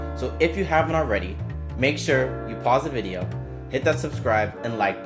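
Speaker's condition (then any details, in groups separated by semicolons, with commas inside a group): No condition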